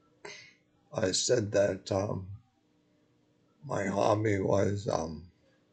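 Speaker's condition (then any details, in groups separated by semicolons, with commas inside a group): Multiple sclerosis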